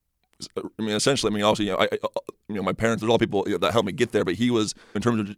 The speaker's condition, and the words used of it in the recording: Stuttering. I've learned that, you know, I feel more confident, and when I'm more confident, I feel like I stutter less.